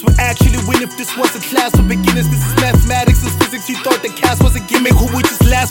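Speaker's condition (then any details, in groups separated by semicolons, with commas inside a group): No condition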